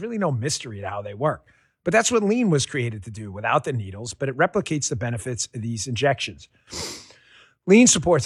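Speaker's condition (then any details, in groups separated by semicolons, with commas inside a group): No condition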